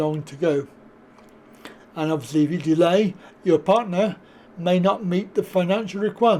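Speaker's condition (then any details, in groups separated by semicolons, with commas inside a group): Cerebral palsy; back surgery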